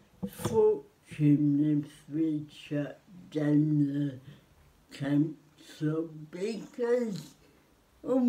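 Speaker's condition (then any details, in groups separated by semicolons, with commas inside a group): Cerebral palsy; spastic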